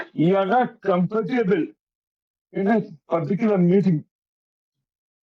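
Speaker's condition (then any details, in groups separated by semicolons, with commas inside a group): Cerebral palsy; affects coordination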